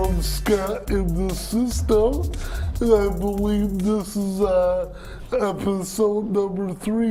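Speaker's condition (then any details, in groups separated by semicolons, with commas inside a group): Cerebral palsy; speech impairment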